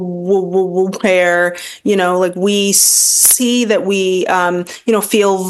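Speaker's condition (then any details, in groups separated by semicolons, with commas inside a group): Stuttering; lifelong stuttering; pursues public speaking to face fear of talking, still stutters, feels vulnerable on podcasts; long-standing fear of talking, past avoidance of carrying conversations, stuttering held back career; repeated sounds, prolonged sounds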